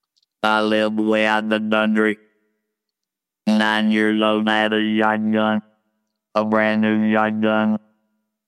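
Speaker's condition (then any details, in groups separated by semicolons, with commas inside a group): Laryngectomy; hard to understand at first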